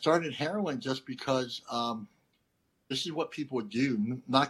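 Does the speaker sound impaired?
Yes: cleft lip and palate; lisp, stuttering and unclear speech as a child.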